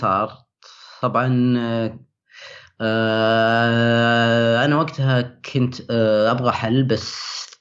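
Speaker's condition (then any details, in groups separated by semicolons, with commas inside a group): Stuttering; stutter from about age 10, mild then worsening, obstacle by 15, later stuttering control program; worst period of stutter currently, stutter increased, anxiety disorder treated at psychiatric clinic; stutter greatly controlled after program, now increased again, hardest in meetings and work communication; prolonged sounds, blocks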